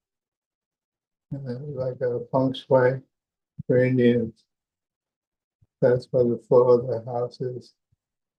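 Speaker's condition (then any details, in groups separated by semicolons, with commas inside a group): Parkinson's; very disabled, limited walking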